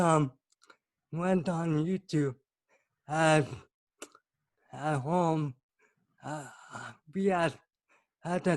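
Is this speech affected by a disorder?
Yes: cerebral palsy.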